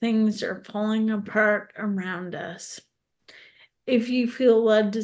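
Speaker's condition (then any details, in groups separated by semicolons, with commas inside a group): ALS; tongue fasciculations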